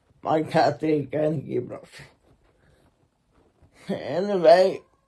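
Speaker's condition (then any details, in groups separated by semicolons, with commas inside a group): Muscular Parkinson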